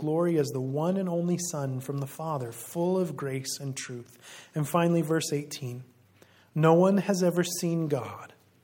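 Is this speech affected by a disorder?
No.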